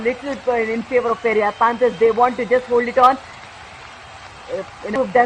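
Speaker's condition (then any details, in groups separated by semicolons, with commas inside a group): No condition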